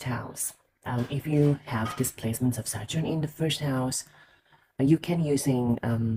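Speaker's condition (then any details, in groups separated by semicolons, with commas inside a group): No condition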